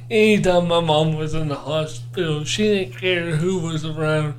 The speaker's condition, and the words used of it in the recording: Cerebral palsy. So obviously, hearing me, I do have a speech impediment.